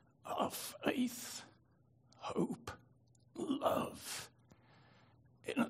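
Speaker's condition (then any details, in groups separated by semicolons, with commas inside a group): Spasmodic dystonia; prior stroke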